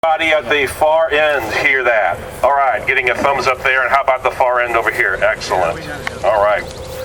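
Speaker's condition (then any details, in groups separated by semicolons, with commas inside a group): No condition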